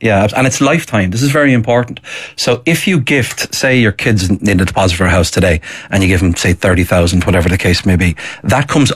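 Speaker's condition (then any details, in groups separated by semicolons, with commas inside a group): No condition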